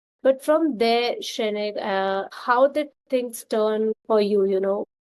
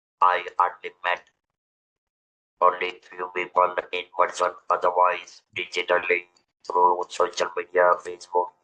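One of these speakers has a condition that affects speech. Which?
The second: throat cancer, electrolarynx user; stage 4, surgery removing natural voice, radiotherapy; several years after diagnosis; natural voice permanently lost, speaks with electrolarynx.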